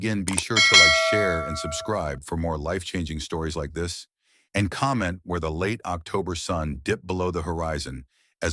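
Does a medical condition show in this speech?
No.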